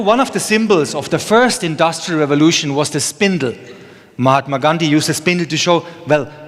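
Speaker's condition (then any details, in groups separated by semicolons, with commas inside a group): No condition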